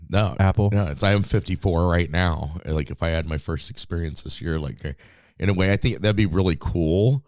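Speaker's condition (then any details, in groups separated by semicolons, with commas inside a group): No condition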